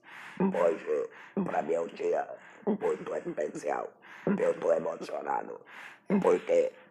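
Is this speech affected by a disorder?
Yes: laryngeal cancer, esophageal voice; laryngeal cancer diagnosed 4 years ago, 29 radiotherapy sessions, recurrence after 9 months, head and neck surgery 3 years ago; speaks with esophageal voice learned through speech therapy.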